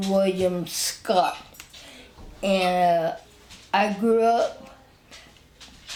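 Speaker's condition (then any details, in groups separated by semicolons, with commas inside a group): Spinal ataxia; wheelchair user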